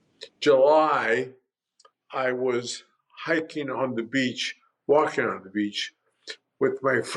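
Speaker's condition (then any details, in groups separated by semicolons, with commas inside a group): Primary lateral sclerosis; tongue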